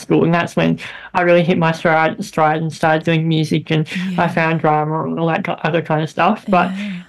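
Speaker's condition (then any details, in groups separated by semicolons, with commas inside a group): Bilateral cleft lip and palate; as child squeaky, very airy, nasal voice, speech therapy through life, much improved since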